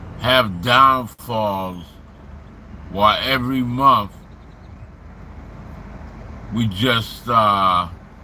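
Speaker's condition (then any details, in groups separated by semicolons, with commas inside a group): Slurred speech; still slurs words occasionally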